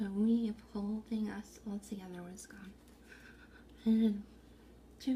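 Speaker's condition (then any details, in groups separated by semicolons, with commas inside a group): Essential tremor; brain implant for tremor; battery surgery pending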